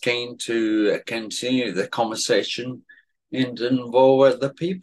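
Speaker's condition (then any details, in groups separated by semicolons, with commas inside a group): Cerebellar atrophy; said to be genetic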